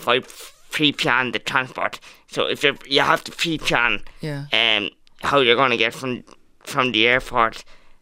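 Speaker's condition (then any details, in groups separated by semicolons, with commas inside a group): Cerebral palsy; congenital, diagnosed age 2 by Colm Costigan, delayed milestones from 7 months, lifelong powered wheelchair use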